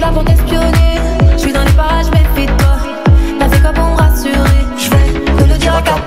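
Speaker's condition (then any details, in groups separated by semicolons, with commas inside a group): No condition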